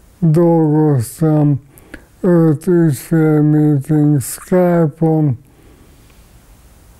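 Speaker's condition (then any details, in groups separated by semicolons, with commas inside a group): ALS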